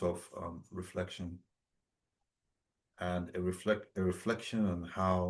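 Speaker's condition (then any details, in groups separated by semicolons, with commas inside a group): No condition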